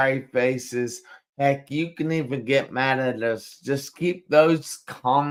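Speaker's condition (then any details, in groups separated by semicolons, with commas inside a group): Traumatic brain injury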